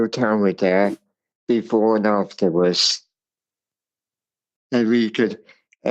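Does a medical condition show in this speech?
Yes: cerebral palsy.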